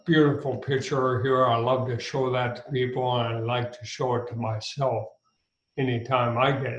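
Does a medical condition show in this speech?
Yes: ALS; ALS with throat onset, first noticed while singing at gigs, age 66, ENT first prescribed Mucinex; about a year and a half since first symptoms, recently diagnosed by neurologist; throat not responding when singing, could not reach notes, nephew brain surgeon in Boston heard voice change.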